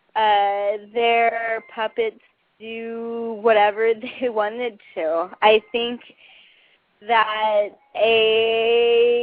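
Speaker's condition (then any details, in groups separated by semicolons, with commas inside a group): Cerebral palsy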